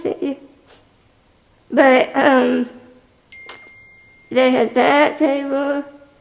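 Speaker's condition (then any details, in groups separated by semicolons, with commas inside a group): Spinal muscular atrophy type 2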